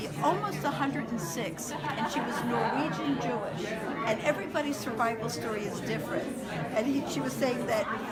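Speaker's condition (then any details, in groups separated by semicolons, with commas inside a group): No condition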